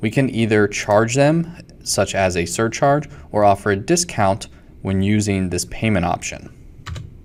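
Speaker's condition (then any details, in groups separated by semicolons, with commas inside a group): No condition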